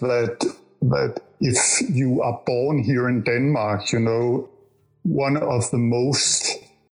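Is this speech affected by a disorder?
Yes: stuttering; developmental stutter since learning to talk, in youth some years almost unable to speak; still stutters, sometimes hard, last half year working with American Institute of Stuttering; stuttering unpredictable; here prolonged sounds.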